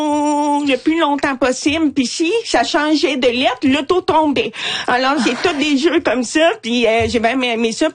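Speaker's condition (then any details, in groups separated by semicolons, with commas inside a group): Hearing loss with cochlear implant; hears nothing without implant, several deaf family members; childhood games practicing sustained o sound, own singing described as not pretty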